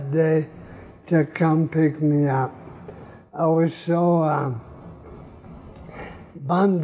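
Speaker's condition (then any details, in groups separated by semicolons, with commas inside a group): ALS (Lou Gehrig's disease)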